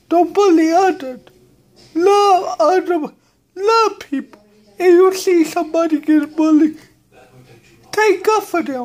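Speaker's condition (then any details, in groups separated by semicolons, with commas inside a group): Cerebral palsy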